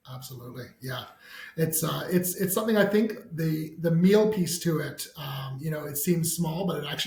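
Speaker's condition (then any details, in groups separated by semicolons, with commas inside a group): No condition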